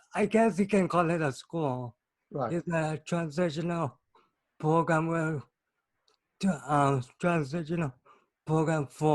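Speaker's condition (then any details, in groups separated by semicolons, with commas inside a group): Cerebral palsy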